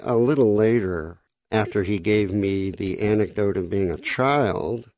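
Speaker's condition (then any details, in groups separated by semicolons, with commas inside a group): Cleft lip and palate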